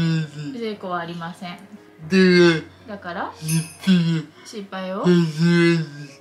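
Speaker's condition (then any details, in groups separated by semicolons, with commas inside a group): Cerebral palsy; severe; severe disability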